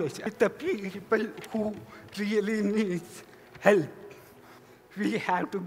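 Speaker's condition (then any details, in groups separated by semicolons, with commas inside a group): Cerebral palsy; caused by brain fever, acquired; diagnosed at age 4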